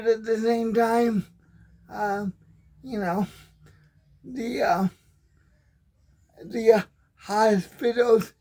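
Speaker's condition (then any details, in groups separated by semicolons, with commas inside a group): Cerebral palsy; birth brain damage, premature birth, fine motor impairment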